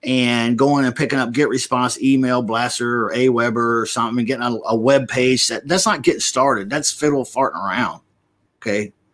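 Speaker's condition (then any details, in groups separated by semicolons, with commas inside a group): No condition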